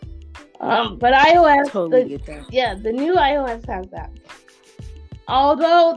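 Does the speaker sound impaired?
Yes: cerebral palsy; speaks, controls whole iPhone by iOS voice control, Google Android voice recognition understands better than iOS.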